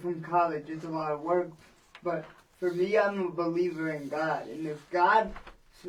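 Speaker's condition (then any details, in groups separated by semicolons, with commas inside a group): Cerebral palsy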